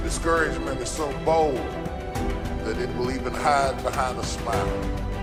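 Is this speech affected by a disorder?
No.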